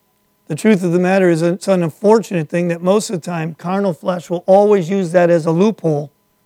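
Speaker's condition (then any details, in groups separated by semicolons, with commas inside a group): No condition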